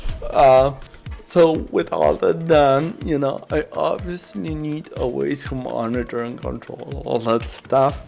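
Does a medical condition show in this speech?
Yes: cerebral palsy.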